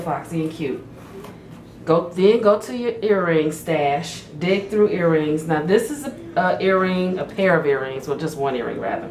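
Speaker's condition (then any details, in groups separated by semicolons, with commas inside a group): No condition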